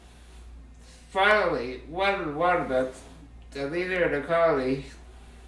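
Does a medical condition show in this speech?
Yes: muscular dystrophy, Duchenne.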